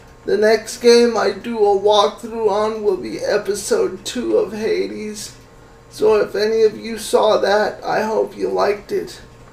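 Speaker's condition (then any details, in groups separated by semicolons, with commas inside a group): Cerebral palsy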